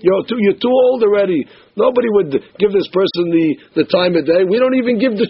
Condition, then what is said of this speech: None; typical speech.